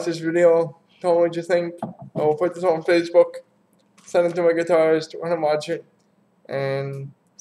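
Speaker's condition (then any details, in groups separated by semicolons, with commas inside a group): Cerebral palsy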